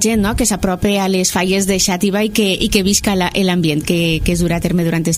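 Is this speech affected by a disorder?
No.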